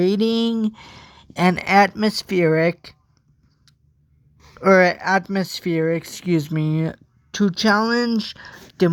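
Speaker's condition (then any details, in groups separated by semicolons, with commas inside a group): Cerebral palsy; from birth, walks with walker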